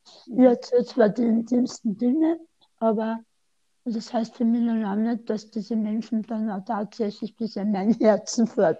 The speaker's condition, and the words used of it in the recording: Tongue cancer surgery. Also bitte unbedingt darauf aufmerksam machen, wann das zu schnell oder zu undeutlich ist.